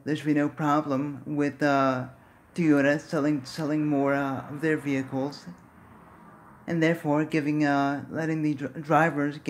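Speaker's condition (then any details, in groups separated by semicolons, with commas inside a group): Cerebral palsy; speaks fast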